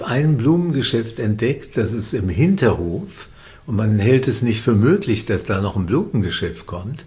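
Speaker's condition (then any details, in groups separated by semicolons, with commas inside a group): Parkinson's disease; condition managed with medication, feels almost as if without Parkinson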